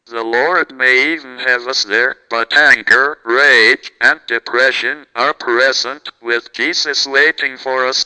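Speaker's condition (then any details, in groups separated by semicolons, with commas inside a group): Cerebral palsy, speech-generating device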